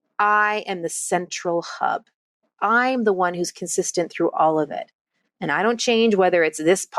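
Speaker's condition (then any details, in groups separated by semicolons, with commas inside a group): No condition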